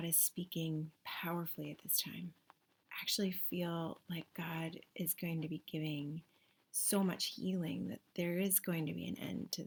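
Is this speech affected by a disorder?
No.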